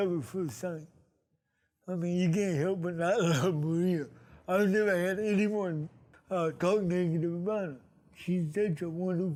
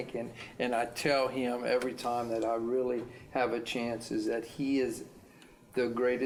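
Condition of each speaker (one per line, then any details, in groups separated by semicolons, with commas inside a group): Cerebral palsy; present since birth
No condition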